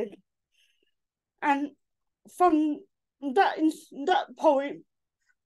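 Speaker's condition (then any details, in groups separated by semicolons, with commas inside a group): Cerebral palsy; from birth, affects limbs and neck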